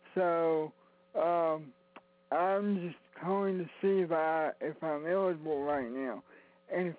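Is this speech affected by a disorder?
Yes: cerebral palsy; physical disability, cognition unaffected, walks only short distances, rides scooter, does not drive, needs rides.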